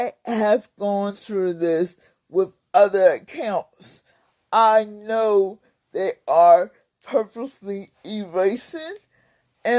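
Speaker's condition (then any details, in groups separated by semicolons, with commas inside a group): Cerebral palsy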